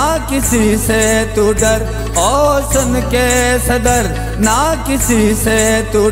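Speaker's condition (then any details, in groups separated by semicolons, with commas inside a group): No condition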